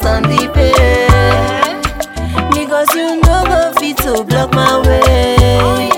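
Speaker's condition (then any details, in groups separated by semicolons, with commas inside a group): No condition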